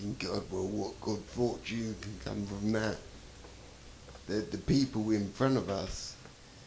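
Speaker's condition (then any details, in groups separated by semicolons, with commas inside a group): Traumatic brain injury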